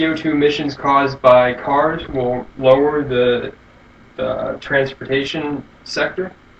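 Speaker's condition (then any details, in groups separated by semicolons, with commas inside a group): No condition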